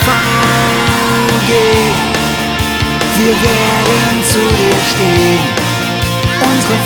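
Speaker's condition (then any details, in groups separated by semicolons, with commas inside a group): No condition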